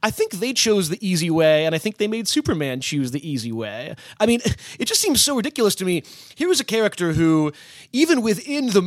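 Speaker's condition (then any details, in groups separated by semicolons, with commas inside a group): No condition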